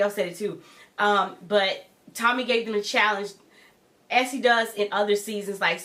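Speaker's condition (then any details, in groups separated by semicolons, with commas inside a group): No condition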